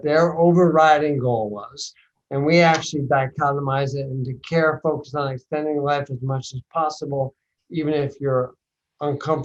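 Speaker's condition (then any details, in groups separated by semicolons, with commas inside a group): Bulbar onset ALS, mild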